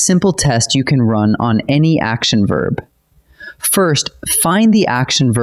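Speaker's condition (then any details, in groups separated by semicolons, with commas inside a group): No condition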